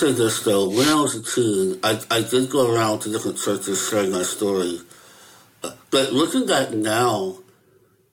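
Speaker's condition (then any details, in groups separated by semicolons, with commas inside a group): Möbius syndrome; affects hearing and eyesight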